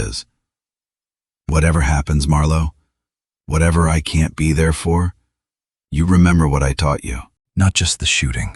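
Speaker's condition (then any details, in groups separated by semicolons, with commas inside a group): No condition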